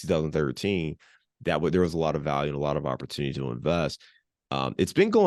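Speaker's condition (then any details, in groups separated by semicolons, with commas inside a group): No condition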